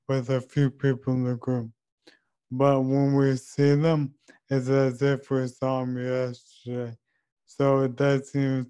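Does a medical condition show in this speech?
Yes: ALS; voice still clear, uncertain how long clear speech will last, voice banking largely completed.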